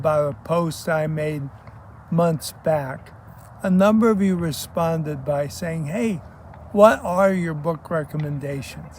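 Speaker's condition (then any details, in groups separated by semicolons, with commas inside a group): ALS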